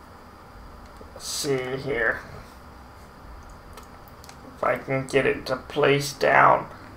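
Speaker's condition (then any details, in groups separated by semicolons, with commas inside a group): Cerebral palsy, mild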